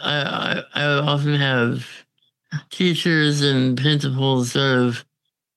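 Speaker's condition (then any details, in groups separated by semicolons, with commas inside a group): Congenital muscular dystrophy; chronically physically disabled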